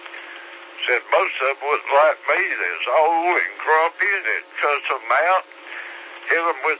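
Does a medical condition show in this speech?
Yes: slurred speech; stroke 3 years ago, takes 17 different medications.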